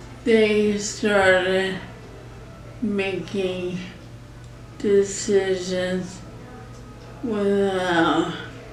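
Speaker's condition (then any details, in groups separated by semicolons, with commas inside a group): ALS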